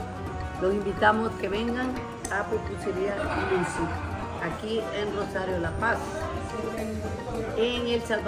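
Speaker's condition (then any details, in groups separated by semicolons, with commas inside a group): No condition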